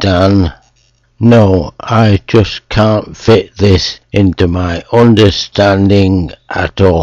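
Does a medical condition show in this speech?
Yes: motor neuron disease.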